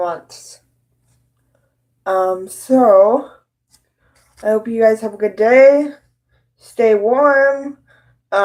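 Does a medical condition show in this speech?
Yes: cerebral palsy; both hands affected.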